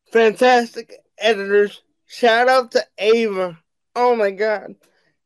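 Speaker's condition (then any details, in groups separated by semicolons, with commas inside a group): Cerebral palsy; wheelchair bound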